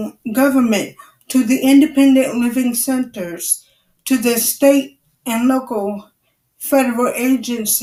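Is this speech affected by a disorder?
Yes: cerebral palsy; wheelchair user.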